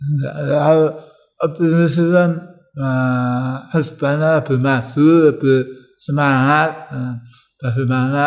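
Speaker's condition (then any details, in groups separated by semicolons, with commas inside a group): Tongue cancer; biopsy-confirmed, ECCT treatment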